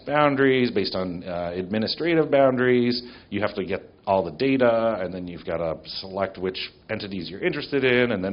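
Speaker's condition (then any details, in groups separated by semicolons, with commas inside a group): No condition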